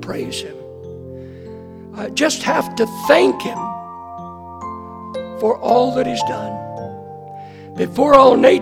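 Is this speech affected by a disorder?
Yes: hoarseness after vocal cord surgery; vocal cords look straight.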